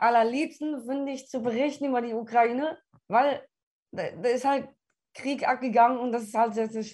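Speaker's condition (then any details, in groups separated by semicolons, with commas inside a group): Down syndrome; trisomy 21, chromosome 21 present three times, affects development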